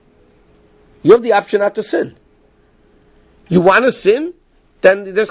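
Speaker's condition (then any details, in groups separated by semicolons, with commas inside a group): No condition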